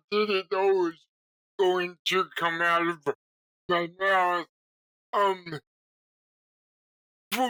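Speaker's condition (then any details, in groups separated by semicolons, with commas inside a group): Cerebral palsy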